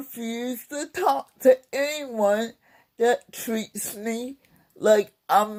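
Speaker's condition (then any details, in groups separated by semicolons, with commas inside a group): Cerebral palsy; several unnoticed strokes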